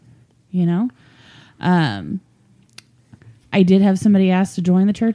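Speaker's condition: No condition

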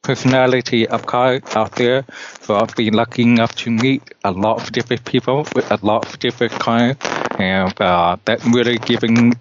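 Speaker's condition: Deafness; cannot hear well, compensates by focusing visually on surroundings

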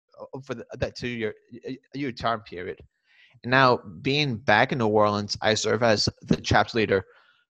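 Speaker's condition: Stuttering; stuttering since childhood, earlier speech therapy, speech therapy again junior and senior college years in Hattiesburg; stuttering varies day to day, much more disfluent when nervous, e.g. public speaking, reading aloud; repeated words, prolonged sounds

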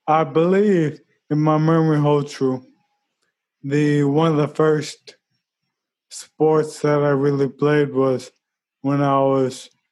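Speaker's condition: ALS; uses wheelchair-specific running chair pushed by friend Bobby

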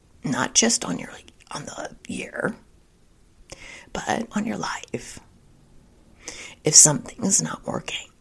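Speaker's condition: Spasmodic dysphonia; diagnosed seven months ago

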